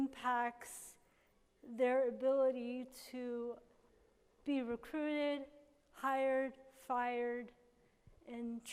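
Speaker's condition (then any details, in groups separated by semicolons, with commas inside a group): Cerebral palsy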